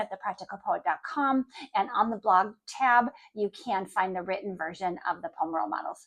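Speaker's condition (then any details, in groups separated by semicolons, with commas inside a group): No condition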